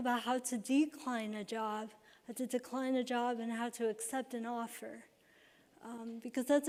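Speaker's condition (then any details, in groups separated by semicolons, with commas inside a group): Cerebral palsy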